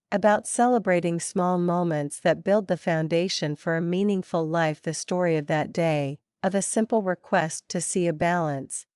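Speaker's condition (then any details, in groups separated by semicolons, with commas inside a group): No condition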